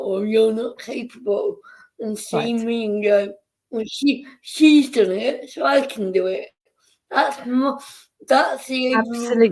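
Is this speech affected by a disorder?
Yes: cerebral palsy.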